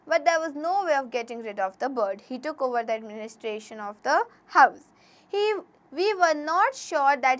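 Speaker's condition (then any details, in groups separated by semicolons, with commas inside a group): No condition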